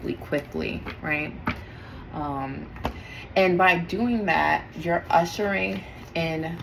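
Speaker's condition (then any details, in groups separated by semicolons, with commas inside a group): No condition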